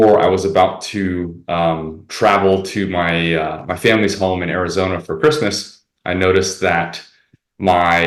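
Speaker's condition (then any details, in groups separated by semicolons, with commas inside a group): No condition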